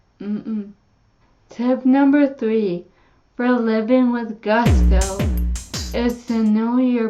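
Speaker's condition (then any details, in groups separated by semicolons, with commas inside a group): Cerebellar ataxia; caused by brain bleed, unsteady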